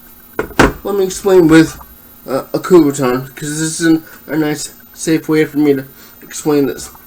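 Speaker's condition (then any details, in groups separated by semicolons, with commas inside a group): Cerebral palsy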